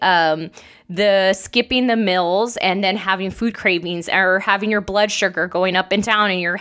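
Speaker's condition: No condition

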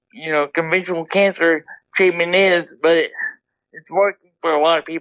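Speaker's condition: Double hemiplegia cerebral palsy

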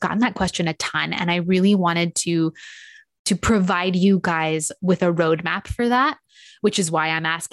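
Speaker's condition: No condition

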